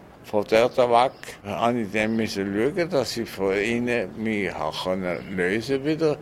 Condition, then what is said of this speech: Stroke. Darum redet er auch manchmal ein bisschen langsam.